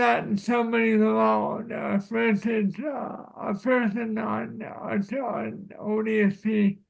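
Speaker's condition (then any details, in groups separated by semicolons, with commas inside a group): Cerebral palsy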